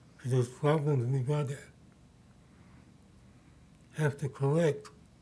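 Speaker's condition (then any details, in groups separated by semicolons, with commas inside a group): Parkinson's disease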